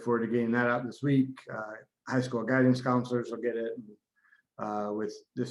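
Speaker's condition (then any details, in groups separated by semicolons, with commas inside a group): No condition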